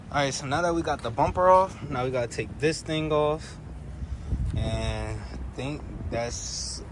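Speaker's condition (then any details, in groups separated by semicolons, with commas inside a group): No condition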